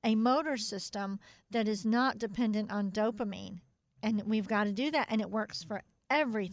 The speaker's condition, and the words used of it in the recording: Cleft palate. I really have to concentrate on making my speech clear enough.